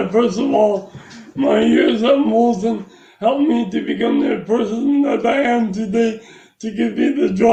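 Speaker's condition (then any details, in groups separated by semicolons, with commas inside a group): Traumatic brain injury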